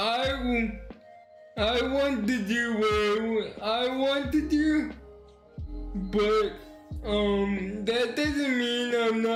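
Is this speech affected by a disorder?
Yes: cerebral palsy.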